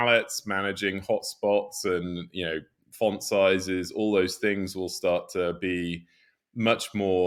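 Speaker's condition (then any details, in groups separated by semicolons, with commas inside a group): No condition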